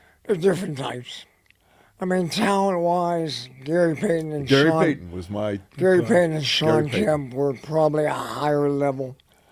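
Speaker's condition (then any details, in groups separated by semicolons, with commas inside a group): Head and neck cancer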